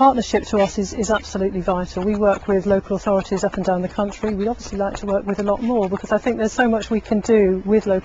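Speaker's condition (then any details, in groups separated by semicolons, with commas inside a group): No condition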